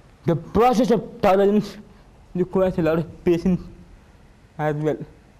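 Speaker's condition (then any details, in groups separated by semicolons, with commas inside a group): Cerebral palsy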